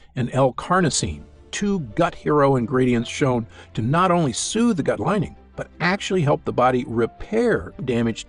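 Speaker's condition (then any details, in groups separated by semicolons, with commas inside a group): No condition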